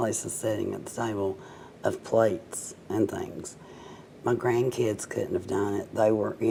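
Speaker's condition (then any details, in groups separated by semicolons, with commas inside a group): Cerebral palsy, mild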